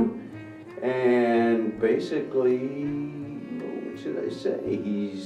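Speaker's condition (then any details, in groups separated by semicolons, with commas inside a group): No condition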